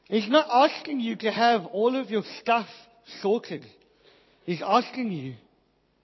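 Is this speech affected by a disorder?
Yes: cleft palate, Pierre Robin syndrome.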